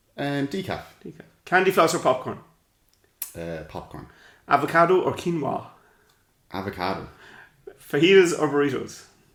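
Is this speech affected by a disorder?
No.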